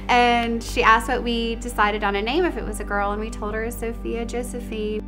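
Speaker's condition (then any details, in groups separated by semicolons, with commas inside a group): No condition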